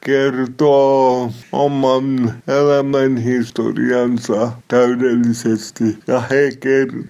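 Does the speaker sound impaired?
Yes: cerebral palsy; from birth, hypoxia when stuck on mother's tailbone during delivery, mainly mobility impairment, limits movement, speech; Nigerian assistant acts as hands for 7 years, turns book pages, helps make sign of cross; somewhat unclear, self-described.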